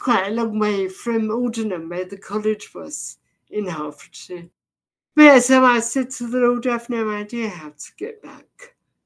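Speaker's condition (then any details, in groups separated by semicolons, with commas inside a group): Deafness, severe; can hardly understand speech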